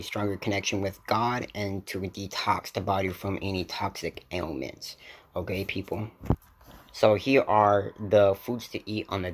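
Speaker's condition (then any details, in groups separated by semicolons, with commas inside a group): No condition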